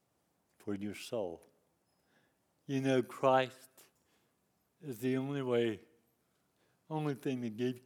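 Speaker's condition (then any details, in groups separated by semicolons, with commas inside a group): Cerebral palsy; lifelong disability since youth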